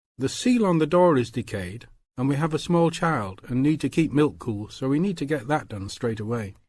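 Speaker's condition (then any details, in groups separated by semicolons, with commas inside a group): No condition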